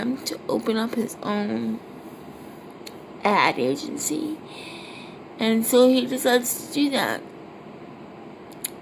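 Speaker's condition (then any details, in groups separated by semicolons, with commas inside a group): Cerebral palsy, triplegia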